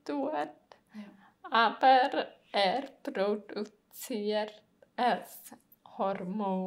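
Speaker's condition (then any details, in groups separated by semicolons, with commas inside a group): Multiple sclerosis; autoimmune disease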